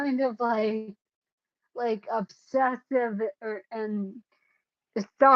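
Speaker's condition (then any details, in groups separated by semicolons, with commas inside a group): Cerebellar ataxia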